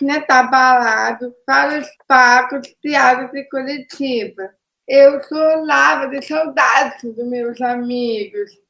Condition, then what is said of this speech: Down syndrome. Um podcast com a pessoa que tem dificuldade para falar.